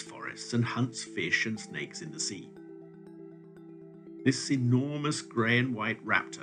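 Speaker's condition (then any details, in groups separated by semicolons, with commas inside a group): No condition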